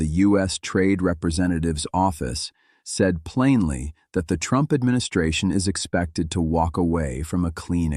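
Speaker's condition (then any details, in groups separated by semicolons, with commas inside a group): No condition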